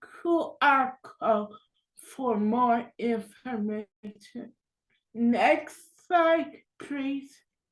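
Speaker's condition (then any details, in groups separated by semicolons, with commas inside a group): Cerebral palsy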